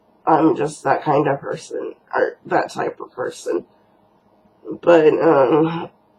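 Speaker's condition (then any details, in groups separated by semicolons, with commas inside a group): Cerebral palsy; housebound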